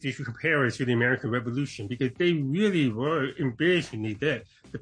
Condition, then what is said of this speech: Deafness. So I will do my best to be clear as possible.